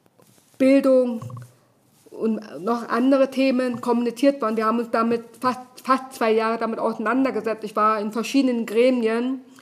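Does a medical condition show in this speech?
Yes: deafness; German sign language, Ava app on iPhone for captions, interpreters or communication assistant in groups; can speak aloud, salesman doubted deafness because of speaking.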